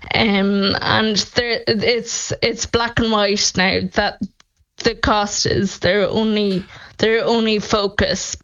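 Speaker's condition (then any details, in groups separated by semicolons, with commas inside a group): Friedreich's ataxia; diagnosed at age 12, progressive neurological decline, about 16 years since diagnosis; speech deteriorating, voice expected to be lost, voice banked over hours, synthetic voice app on phone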